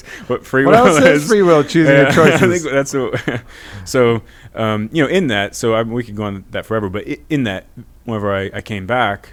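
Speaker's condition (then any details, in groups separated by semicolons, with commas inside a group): No condition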